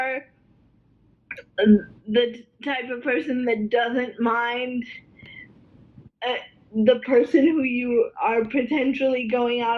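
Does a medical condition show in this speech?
Yes: cerebral palsy, spastic quadriplegia.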